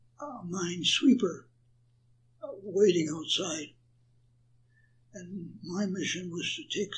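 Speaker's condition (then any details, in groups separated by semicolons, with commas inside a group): Parkinson's; attributed to Agent Orange exposure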